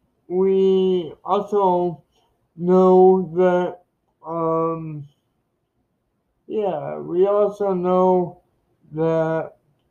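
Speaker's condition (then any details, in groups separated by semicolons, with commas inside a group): Cerebral palsy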